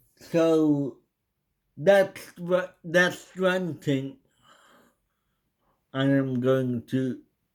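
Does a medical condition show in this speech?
Yes: cerebral palsy.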